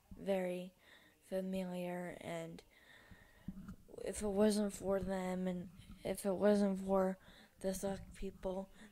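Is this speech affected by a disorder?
Yes: cerebral palsy.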